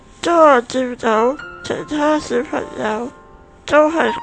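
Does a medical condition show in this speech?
Yes: spinal muscular atrophy; Type 1, most severe form, diagnosed a few years after birth, progressive loss of movement; writes with two usable fingers, needs mother's help to drink water, not yet on new drug.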